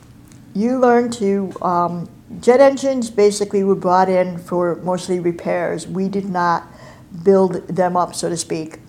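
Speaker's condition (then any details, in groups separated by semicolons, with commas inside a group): Cleft palate and cleft lip; congenital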